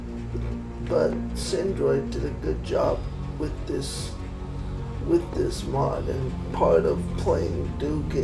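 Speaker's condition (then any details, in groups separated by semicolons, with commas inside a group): Cerebral palsy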